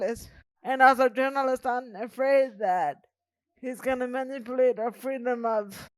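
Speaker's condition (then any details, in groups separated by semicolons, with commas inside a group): Cerebral palsy; present from birth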